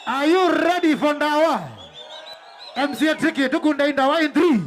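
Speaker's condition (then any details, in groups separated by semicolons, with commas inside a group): No condition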